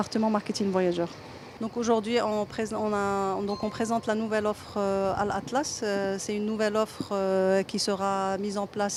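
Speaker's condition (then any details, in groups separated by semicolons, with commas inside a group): No condition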